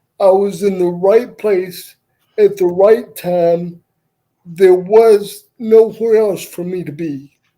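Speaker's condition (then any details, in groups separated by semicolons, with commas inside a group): Cerebral palsy; wheelchair user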